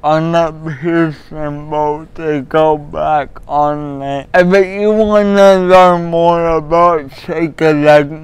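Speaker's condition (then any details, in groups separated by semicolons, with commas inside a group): Cerebral palsy; voice often not understood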